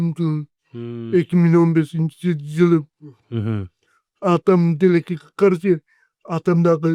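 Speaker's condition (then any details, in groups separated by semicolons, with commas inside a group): Cerebral palsy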